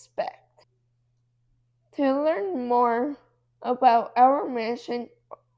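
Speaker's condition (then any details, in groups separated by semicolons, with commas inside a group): Cerebral palsy; affects muscles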